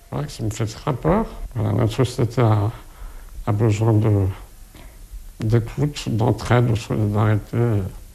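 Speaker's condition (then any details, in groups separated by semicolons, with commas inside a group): Spinal muscular atrophy type 2; wheelchair user; muscles progressively stopping working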